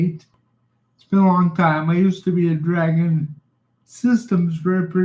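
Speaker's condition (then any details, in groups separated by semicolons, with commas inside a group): Cerebral palsy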